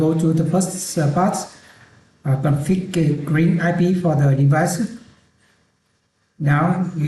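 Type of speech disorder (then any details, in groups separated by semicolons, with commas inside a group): None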